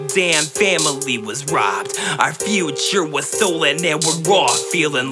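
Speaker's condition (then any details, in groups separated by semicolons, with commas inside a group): No condition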